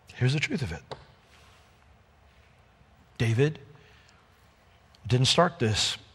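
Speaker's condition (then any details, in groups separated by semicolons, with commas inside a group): No condition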